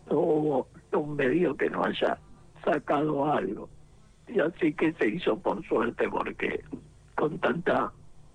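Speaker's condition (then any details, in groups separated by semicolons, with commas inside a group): Laryngectomy, esophageal speech; esophageal voice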